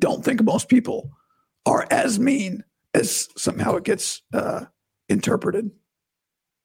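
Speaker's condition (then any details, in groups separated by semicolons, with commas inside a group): Vocal cord surgery recovery; talking painless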